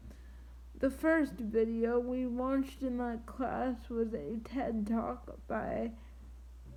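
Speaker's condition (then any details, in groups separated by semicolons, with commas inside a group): Triplegic cerebral palsy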